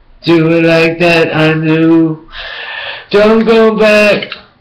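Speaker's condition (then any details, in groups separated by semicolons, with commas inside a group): Brain injury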